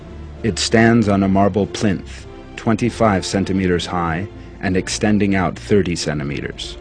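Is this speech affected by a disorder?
No.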